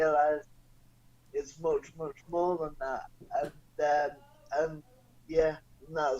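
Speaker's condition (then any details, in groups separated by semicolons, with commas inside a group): Cerebral palsy; non-progressive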